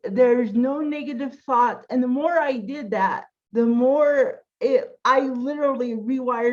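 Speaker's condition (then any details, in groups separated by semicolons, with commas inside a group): Cerebral palsy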